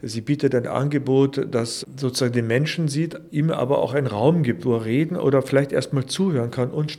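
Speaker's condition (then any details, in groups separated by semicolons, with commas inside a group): No condition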